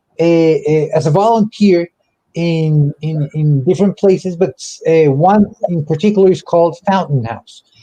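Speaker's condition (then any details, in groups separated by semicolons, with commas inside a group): No condition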